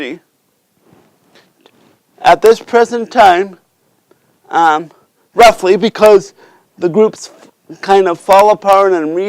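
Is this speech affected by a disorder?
Yes: cerebral palsy.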